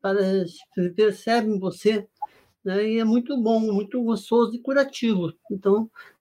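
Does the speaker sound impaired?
Yes: Parkinson's disease; Parkinson's disease diagnosed 17 years ago, facial rigidity, stiff body; laughter yoga (Yoga do Riso) loosened facial rigidity and body, freer facial expression and movement.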